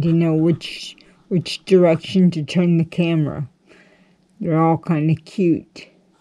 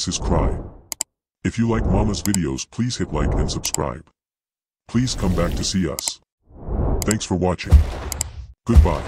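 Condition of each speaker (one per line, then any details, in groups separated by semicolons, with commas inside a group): Cerebral palsy; cannot walk, crawls to get around
No condition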